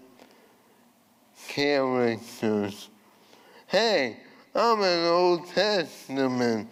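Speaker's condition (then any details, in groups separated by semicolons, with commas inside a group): ALS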